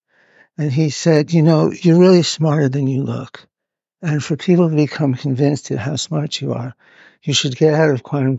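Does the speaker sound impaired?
Yes: Parkinson's; must move about during interview.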